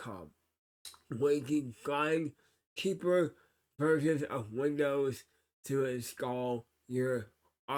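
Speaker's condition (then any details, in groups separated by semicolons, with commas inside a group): Cerebral palsy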